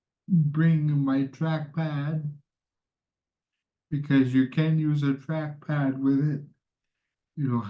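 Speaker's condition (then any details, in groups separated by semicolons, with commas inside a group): Cerebral palsy; reliable voice, uses voice control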